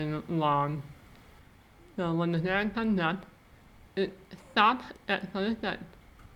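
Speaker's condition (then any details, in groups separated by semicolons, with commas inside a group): Muscular dystrophy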